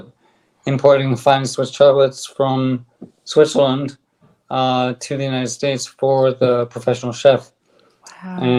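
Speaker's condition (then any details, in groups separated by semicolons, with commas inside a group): ALS; on drug, stronger bite, speaks better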